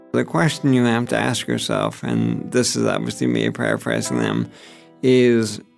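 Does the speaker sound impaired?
Yes: ALS; onset with left hand weakness, cramping using a pen, diagnosed at 36, progressive motor neuron degeneration.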